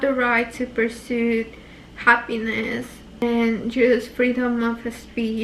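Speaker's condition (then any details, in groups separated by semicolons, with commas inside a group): No condition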